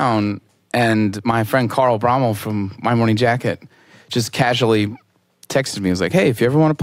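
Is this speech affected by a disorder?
No.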